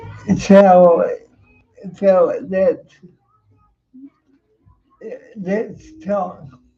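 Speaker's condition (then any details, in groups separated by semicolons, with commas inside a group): Cerebral palsy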